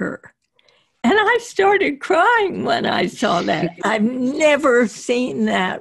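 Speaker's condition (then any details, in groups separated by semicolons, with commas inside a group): Spasmodic dysphonia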